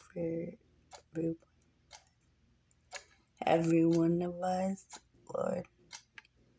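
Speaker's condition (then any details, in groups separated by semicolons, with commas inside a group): Muscular dystrophy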